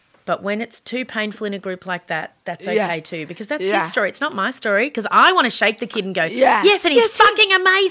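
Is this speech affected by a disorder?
No.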